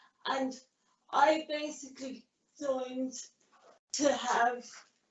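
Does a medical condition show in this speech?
Yes: cerebral palsy.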